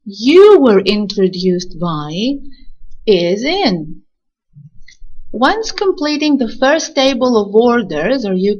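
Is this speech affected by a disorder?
No.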